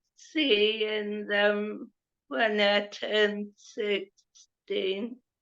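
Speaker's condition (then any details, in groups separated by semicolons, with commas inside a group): Cerebral palsy; stammered, breath after few words, heavy breathing, slow, now quicker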